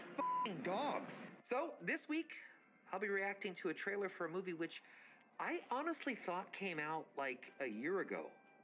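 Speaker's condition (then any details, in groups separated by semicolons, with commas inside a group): No condition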